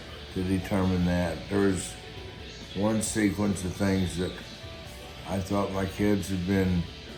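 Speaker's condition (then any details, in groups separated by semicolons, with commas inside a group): Guillain-Barré syndrome; phantom sensations in arms and legs; just over a year since diagnosis, improving, weak right grip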